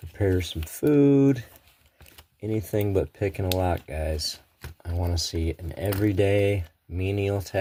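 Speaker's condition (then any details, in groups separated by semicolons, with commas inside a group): No condition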